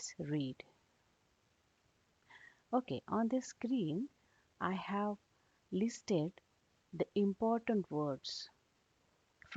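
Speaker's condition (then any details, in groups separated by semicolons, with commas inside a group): No condition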